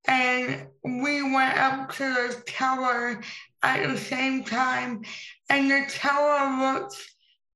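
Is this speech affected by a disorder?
Yes: impaired speech, cerebral palsy; older adult, formerly used walker, broke legs, now uses wheelchair; still able to speak.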